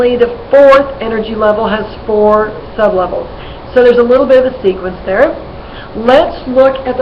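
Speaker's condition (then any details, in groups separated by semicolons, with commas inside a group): No condition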